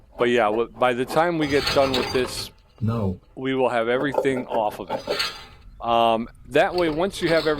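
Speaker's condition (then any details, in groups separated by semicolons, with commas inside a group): No condition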